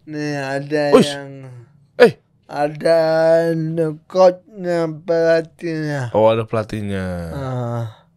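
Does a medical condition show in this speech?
Yes: cerebral palsy.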